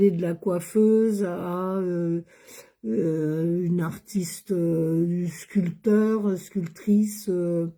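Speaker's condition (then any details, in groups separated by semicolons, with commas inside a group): No condition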